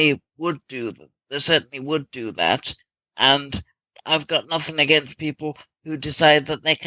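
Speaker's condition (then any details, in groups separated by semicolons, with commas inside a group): Cerebral palsy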